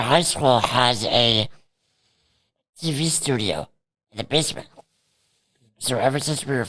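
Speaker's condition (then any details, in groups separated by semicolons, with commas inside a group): Cerebral palsy; present from birth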